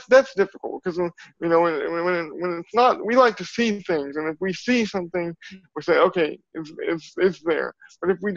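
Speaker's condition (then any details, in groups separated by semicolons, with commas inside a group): Cerebral palsy; from birth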